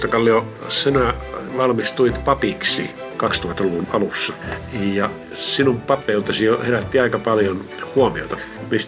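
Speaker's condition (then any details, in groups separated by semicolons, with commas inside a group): No condition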